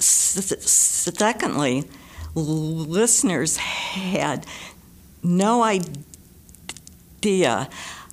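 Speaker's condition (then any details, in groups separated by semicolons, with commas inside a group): Stutter; stutter persisting despite much of life trying to stop, described as incurable; severe stutter, stutters a lot; struggles to speak; prolonged sounds, blocks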